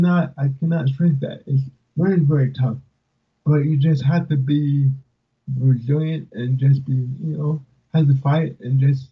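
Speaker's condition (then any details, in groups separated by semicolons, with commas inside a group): Cerebral palsy; affects speech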